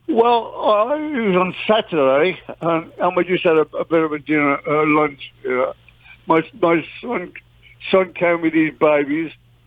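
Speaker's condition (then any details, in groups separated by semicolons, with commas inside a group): Parkinson's disease, mild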